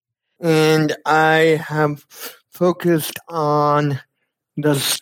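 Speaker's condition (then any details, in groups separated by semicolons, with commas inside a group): Cerebral palsy; affects fine motor skills and walking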